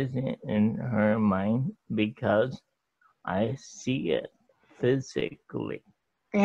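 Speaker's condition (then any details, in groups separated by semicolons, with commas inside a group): ALS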